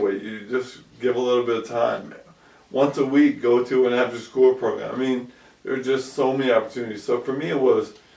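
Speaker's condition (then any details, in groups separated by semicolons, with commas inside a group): ALS; about 2 years since onset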